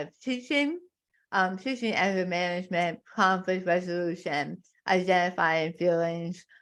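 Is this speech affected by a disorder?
Yes: tongue cancer; one year post surgery, radiation and chemotherapy.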